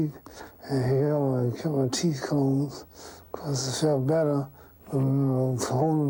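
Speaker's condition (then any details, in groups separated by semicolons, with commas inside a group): Parkinson's syndrome; sometimes slurred speech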